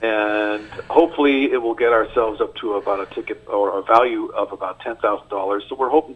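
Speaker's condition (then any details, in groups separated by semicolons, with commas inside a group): No condition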